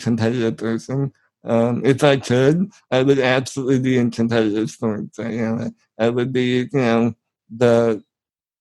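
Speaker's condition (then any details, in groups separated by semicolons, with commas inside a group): Spinal muscular atrophy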